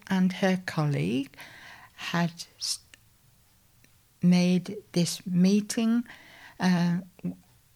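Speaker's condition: Aphasia; aphasia from stroke, many years since onset, much worse at start, 6 months in hospital; still has aphasia, much milder than at onset; mild aphasia now, early after stroke could not speak at all, not even children's names

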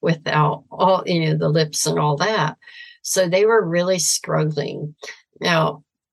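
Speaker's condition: Severe cleft palate, cleft lip and palate

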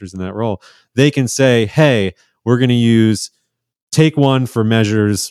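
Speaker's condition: No condition

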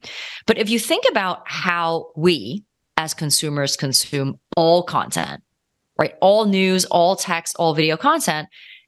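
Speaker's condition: No condition

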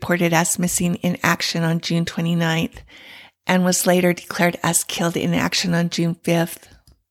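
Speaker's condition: No condition

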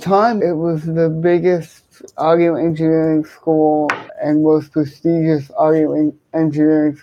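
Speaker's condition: Cerebral palsy; congenital, left-sided hemiplegia, affects left side, speech and coordination, left hand most affected; speech impediment, had to step up speech

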